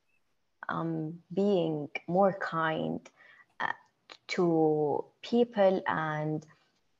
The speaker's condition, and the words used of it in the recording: Stuttering. So I learned English as a second language, and I speak fluently in English more than